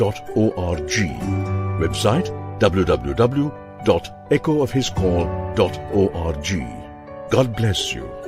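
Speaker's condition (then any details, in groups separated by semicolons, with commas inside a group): No condition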